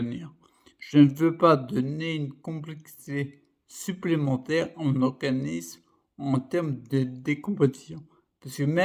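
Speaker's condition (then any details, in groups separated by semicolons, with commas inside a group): Primary progressive multiple sclerosis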